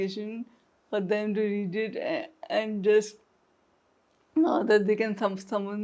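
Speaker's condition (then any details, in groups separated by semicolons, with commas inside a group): Traumatic brain injury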